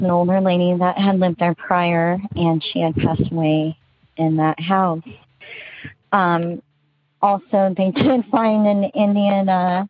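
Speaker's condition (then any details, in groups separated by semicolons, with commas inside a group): Bilateral cleft lip and palate; congenital, multiple surgeries from 3 days old until age 16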